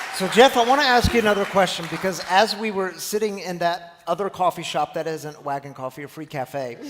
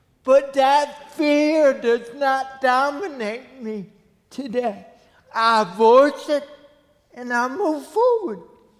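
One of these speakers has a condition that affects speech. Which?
The second: cerebral palsy; from birth, walks with limp, cannot write; speech impairment.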